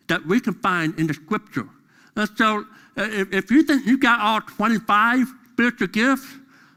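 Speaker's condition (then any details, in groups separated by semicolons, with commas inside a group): Deafness; deaf during school years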